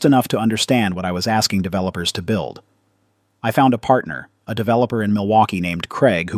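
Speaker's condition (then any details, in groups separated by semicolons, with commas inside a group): No condition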